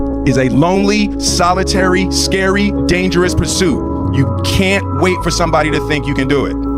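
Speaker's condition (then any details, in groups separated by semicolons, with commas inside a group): No condition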